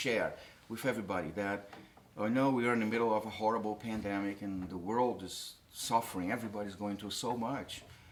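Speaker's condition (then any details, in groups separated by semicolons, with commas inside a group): No condition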